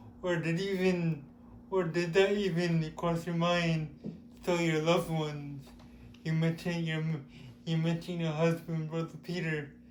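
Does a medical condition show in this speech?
Yes: cerebral palsy; with developmental delay.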